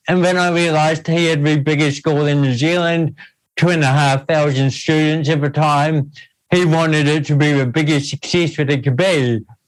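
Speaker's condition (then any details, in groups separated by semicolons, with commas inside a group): Cerebral palsy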